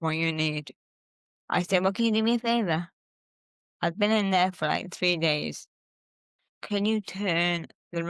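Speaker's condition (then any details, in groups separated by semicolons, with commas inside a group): Cerebral palsy; present since birth, legs affected, childhood leg operations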